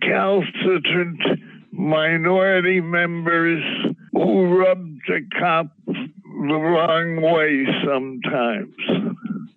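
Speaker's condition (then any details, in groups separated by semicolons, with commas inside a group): Parkinson's disease; symptoms treated with cannabis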